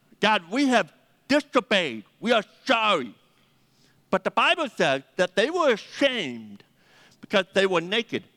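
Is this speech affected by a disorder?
Yes: deafness; 80% deaf.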